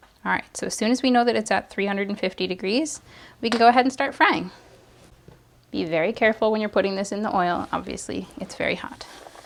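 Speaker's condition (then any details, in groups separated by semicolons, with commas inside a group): No condition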